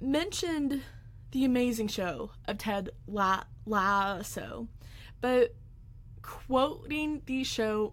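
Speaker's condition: Stuttering; many fears about speaking; repeated sounds, prolonged sounds

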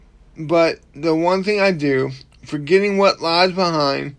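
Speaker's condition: Cerebral palsy; ongoing

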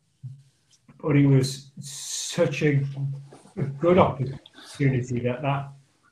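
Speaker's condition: Stammer; stammer since childhood, hard reading aloud at school, phone calls, ordering train tickets, phone callers hung up thinking prank call; still stammers, lockdown impacted stammer, had mask made saying i stammer, you'll have to wait; sound, word and phrase repetitions, part-word repetitions, fillers like um and uh; repeated words, prolonged sounds

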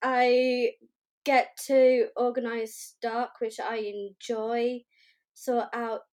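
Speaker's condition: Down syndrome

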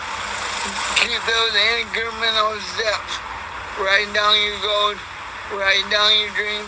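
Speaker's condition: Cerebral palsy; electric wheelchair since age 6

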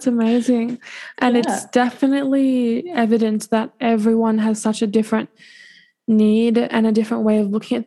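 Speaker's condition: No condition

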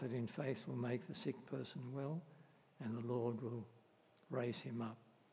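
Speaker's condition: Parkinson's disease; voice may crack

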